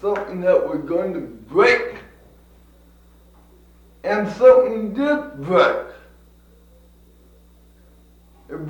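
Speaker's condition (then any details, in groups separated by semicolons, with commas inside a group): Cerebral palsy; from birth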